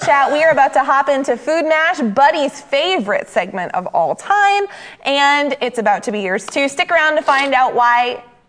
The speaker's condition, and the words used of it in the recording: No condition.